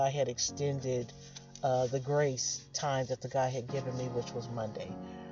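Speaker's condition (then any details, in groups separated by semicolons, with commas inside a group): No condition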